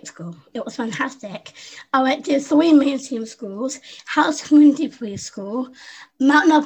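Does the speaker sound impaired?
Yes: Down syndrome; adult woman, 25.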